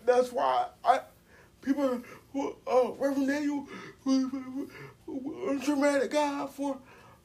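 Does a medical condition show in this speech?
Yes: cerebral palsy; uses wheelchair, age 42.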